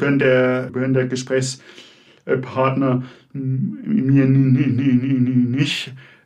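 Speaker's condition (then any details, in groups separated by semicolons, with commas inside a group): Stuttering; not at all fluent, blocks, repetitions, filler hesitations, stutters even in dreams, fluent in writing; repeated sounds, prolonged sounds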